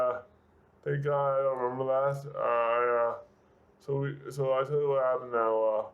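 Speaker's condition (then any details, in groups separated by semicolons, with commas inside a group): Severe brain injury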